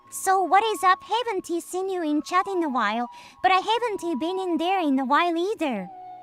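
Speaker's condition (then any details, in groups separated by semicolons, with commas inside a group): No condition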